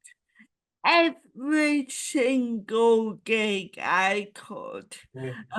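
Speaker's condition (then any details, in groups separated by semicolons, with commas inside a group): Cerebral palsy; speech impairment, tension with strangers, long words harder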